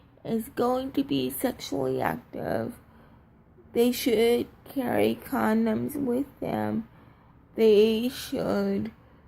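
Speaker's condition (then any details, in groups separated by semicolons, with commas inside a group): Cerebral palsy, triplegia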